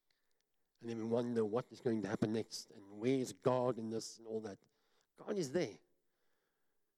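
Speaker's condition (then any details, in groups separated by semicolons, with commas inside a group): Cleft palate; talks funny, self-described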